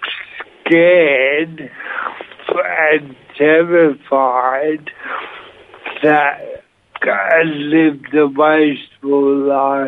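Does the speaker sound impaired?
Yes: motor neuron disease, severe; onset in feet, walking stick then chair, diagnosed at least 4-5 years ago; final stages, no physical movement, breathing mask, machine breathes for him, 2 minutes without, Bethlehem Hospital; extremely difficult, pauses for breath with mouth closed, Stephen Scoff, Scott Benton mostly talk for him.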